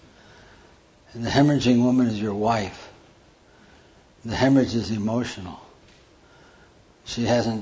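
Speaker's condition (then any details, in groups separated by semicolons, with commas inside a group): Parkinson's; Nebraska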